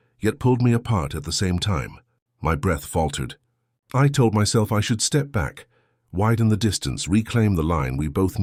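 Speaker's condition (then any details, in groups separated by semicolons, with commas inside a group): No condition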